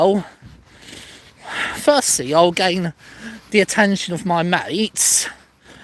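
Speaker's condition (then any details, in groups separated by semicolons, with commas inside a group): No condition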